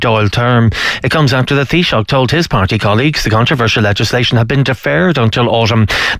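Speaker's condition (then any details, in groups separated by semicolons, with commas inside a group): No condition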